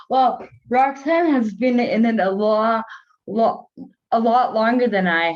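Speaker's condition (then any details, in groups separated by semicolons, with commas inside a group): Cerebral palsy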